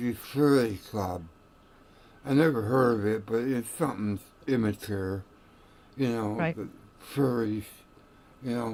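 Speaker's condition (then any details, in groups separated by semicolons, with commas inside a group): Tongue cancer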